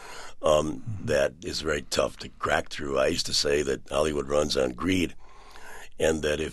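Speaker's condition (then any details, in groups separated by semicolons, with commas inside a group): Partial laryngectomy for throat cancer; 80% larynx removed, Cleveland Clinic experimental surgery attaching left neck muscles, long-term trach; years after surgery, voice improved, often complimented as sexy; unable to speak about two years, once sounded like Brando, voice now improved but noticeably altered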